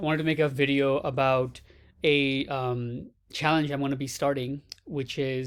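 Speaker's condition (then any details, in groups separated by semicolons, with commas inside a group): No condition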